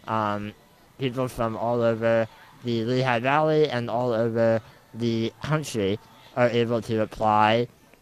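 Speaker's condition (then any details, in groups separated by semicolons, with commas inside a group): Muscular dystrophy; wheelchair user; on new treatment, making progress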